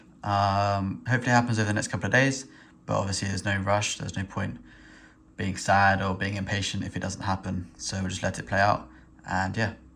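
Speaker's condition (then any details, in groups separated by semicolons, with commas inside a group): No condition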